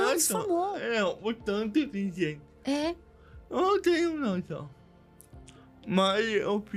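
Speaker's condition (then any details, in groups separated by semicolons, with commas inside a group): Cerebral palsy; diagnosed in childhood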